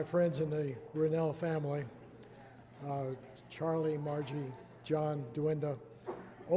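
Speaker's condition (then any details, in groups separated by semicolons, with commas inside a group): No condition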